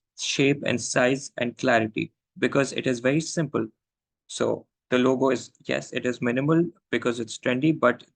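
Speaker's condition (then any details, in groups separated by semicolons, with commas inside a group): No condition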